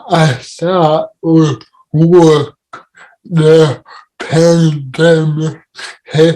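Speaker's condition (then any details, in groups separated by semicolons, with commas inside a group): Cerebral palsy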